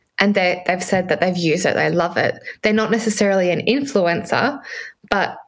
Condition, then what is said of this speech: No condition.